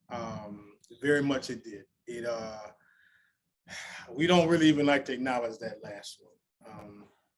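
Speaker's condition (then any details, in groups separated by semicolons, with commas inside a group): No condition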